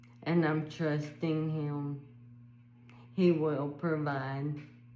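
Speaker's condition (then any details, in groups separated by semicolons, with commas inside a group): ALS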